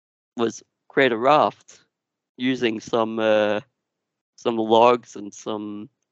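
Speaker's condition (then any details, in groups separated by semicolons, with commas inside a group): Duchenne muscular dystrophy; genetic, progressive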